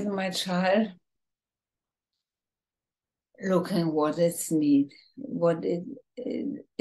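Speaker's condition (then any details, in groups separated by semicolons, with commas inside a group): ALS, bulbar form, bulbar onset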